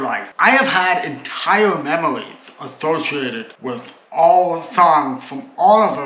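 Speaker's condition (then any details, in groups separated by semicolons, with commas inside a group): Cerebral palsy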